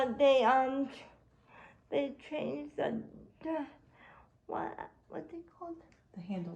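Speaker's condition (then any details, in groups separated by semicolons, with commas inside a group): Cerebral palsy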